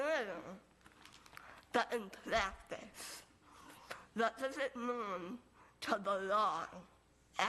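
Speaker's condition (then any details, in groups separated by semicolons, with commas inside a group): Moebius syndrome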